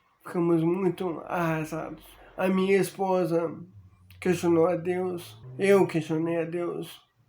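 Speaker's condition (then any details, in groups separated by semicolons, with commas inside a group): Amyotrophic lateral sclerosis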